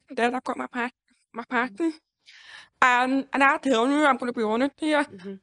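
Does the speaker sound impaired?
Yes: profoundly deaf; cochlear implant, Bluetooth microphone streaming to implant cuts background noise, relies on captions, chat box.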